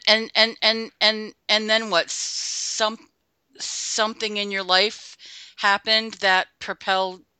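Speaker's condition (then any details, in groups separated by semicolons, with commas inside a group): Stuttering; childhood-onset stuttering, no childhood therapy, covert over 30 years, unconscious word switching, open since 2007 albany nsa chapter; formerly avoided speaking situations, speechless at first self-help group meeting, said name and stutter by fourth or fifth; repeated words, prolonged sounds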